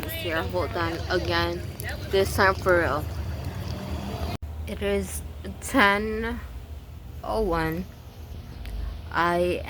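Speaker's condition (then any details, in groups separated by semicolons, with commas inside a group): Brain injury from AVM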